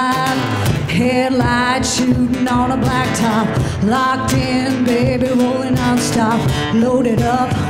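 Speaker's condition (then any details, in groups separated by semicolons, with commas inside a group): No condition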